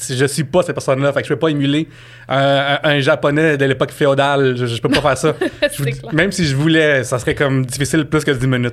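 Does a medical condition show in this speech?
Yes: stuttering and cluttering; lifelong, treated by Montréal speech therapist during pandemic; much improved, daily exercises continue, speaking faster after two weeks in Colombia; some words hard to get out, initial r blocks, very fast speech, words telescoped, unaware of speed; here repeated sounds.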